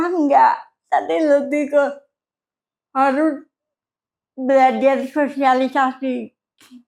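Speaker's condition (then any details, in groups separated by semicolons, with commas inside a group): Cerebral palsy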